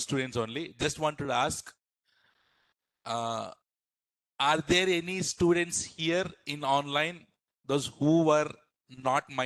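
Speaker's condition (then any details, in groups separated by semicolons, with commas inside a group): No condition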